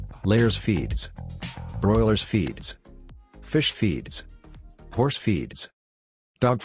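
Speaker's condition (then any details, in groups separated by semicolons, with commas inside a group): No condition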